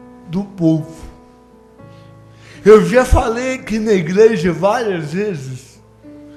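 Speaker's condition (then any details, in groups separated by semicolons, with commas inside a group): Cerebral palsy; no speech as child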